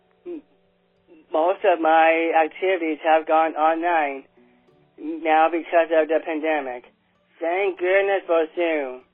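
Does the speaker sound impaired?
Yes: Down syndrome.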